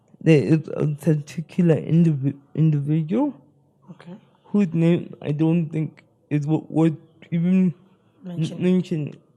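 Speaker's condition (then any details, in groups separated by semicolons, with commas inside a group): Spastic cerebral palsy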